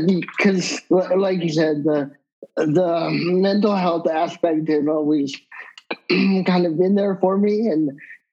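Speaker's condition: Cerebral palsy; wheelchair user

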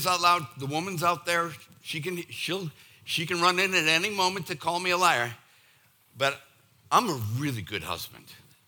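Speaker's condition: No condition

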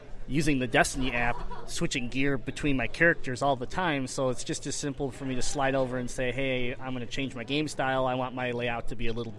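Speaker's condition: Cleft palate; kept home from school while healing

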